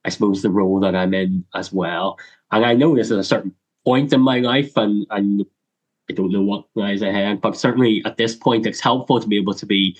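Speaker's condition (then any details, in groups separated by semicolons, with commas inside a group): Cleft lip and palate; dreaded reading aloud and public speaking as child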